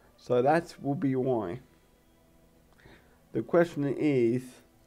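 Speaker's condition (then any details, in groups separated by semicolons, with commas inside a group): Cerebral palsy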